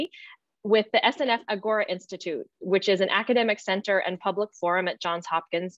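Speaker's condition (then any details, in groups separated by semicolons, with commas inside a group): No condition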